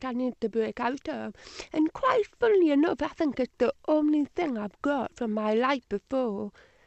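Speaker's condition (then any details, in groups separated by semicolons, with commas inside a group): Deafness, Usher syndrome, Usher syndrome type 2, severe; born completely deaf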